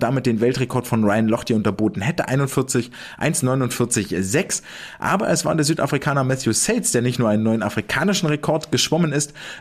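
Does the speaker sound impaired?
No.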